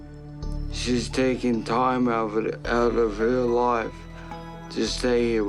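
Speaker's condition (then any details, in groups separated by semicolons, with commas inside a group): Traumatic brain injury; car accident; six months intensive therapy, nearly leaving rehabilitation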